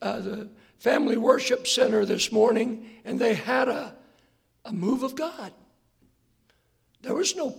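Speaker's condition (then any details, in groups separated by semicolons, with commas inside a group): Hoarseness after vocal cord surgery; earlier doctor attributed voice problem to aging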